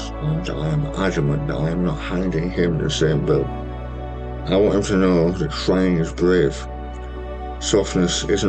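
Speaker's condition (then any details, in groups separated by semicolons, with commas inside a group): Stage 4 tongue cancer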